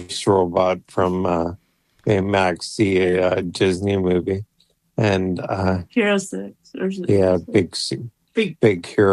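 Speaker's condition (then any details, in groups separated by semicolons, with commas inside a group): ALS; voice failing, banked voice for AI speech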